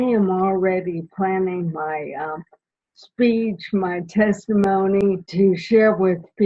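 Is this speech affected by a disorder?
Yes: primary lateral sclerosis; slow-progressing ALS form; diagnosed almost 4 years ago, walks, cane outdoors; a little awkward, swallows mid-sentence, voice tires less now.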